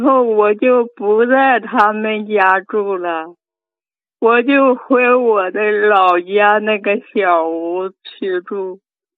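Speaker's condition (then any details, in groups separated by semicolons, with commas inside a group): Speech impairment after cerebral hemorrhage; aftereffects of a single cerebral hemorrhage, high blood pressure at onset, 178 untreated; age 65, lasting aftereffects of cerebral hemorrhage; not fluent, audibly unclear, noticed by host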